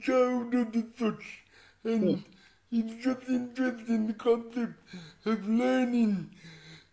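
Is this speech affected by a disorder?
Yes: cerebral palsy; all four limbs affected, from birth, born 12 weeks premature; voice described as unusual.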